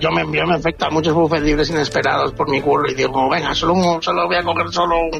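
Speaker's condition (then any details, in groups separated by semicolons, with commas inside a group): No condition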